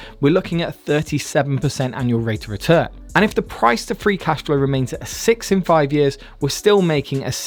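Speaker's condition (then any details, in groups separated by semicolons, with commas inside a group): No condition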